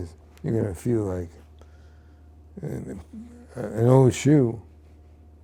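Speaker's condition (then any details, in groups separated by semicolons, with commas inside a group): Parkinson's disease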